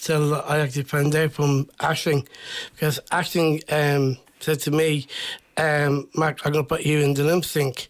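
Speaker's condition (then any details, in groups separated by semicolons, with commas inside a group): Down syndrome; then speech and drama training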